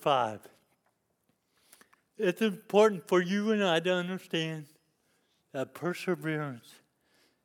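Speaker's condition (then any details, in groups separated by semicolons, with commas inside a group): Cerebral palsy; lifelong disability since youth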